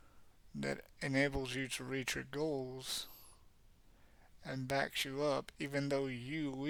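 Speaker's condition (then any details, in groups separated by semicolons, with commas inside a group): Cerebral palsy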